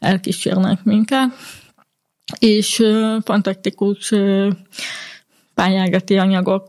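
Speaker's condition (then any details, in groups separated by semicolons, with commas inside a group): Hearing loss; communicates in spoken language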